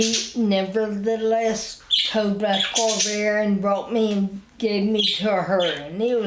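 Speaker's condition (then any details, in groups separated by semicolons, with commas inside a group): Spinal ataxia; wheelchair user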